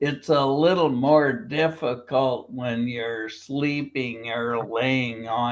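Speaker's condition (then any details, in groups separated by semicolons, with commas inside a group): Primary lateral sclerosis, bulbar onset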